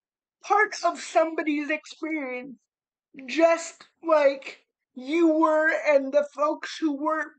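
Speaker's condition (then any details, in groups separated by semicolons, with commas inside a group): Cerebral palsy; spastic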